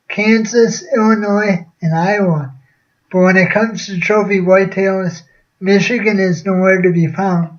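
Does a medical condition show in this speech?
Yes: cerebral palsy.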